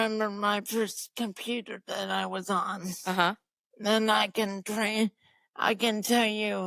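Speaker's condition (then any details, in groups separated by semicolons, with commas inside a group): Cerebral palsy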